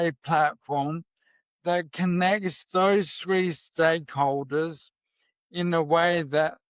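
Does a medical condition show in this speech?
Yes: MND; voice may sound shaky from clonus.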